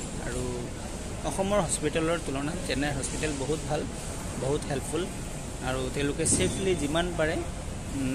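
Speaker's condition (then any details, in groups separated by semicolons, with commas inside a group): No condition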